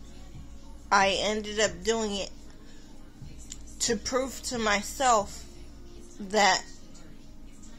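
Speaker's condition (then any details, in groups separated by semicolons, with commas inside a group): Cerebral palsy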